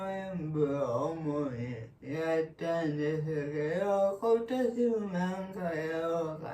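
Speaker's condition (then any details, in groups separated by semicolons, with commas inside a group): Cerebral palsy; severe, uses a wheelchair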